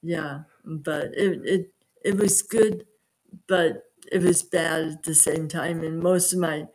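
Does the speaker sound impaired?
Yes: aphasia; aphasia after stroke at age 52, possibly familial, 3 months rehab, occupational and outpatient therapy; voice affected, worse when overly tired, former radio voice lost, host says sounds fine.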